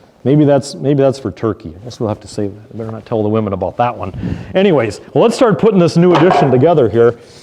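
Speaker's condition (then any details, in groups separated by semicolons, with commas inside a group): No condition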